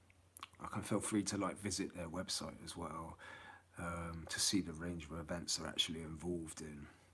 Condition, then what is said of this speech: No condition.